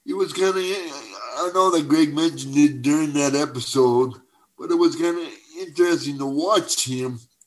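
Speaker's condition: Cerebral palsy; uses wheelchair for mobility

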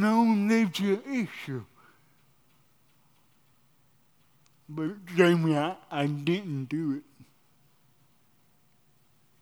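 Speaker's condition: Cerebral palsy

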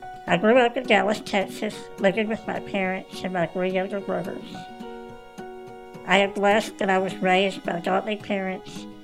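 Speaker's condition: Cleft lip and palate, Goldenhar syndrome; congenital Dolgen Harris syndrome, no right ear or lung, missing right jawbone

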